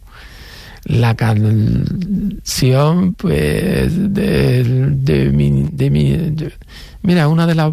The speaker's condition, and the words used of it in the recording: Stuttering. Al principio me decías, bueno, tengo un poco de tartamudez, da sí.